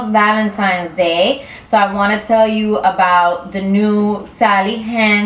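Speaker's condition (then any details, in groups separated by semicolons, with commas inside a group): No condition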